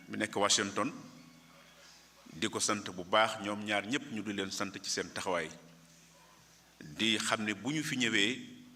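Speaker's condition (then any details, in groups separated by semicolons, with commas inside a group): No condition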